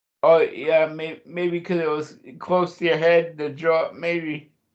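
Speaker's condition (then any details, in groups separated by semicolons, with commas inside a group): Cerebral palsy; since childhood; chokes eating or drinking, very weak throat muscles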